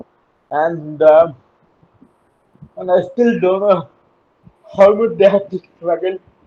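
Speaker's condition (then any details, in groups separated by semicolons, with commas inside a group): Cerebral palsy; uses wheelchair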